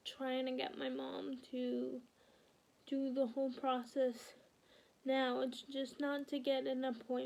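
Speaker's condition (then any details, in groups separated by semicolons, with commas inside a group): Cerebral palsy, spastic quadriplegic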